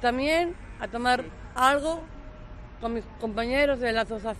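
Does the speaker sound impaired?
Yes: Down syndrome; intellectual disability.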